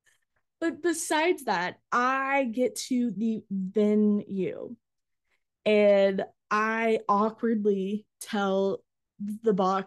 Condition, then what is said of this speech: Stuttering. I spoke and not worrying about what other people think about the way that I stumble on my name.